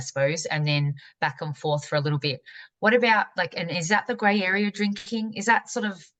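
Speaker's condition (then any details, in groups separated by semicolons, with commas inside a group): No condition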